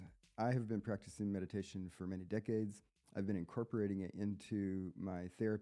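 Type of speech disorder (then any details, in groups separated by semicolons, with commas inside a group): None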